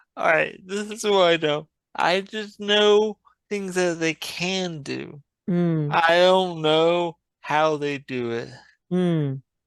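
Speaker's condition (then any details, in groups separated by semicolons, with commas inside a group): Traumatic brain injury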